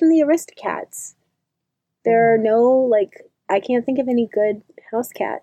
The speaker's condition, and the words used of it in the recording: No condition.